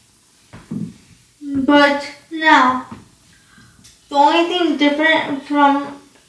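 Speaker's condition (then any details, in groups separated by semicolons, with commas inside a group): Cerebral palsy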